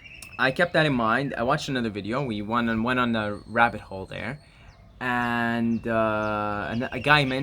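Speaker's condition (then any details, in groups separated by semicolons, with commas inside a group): No condition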